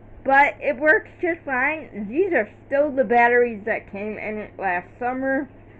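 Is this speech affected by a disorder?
Yes: cerebral palsy.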